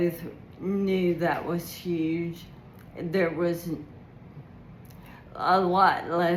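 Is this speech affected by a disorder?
Yes: ALS; recent decline, exhausted, trouble rising from floor, medication changed; slower worsening speech, garbled ST sounds, effortful speaking.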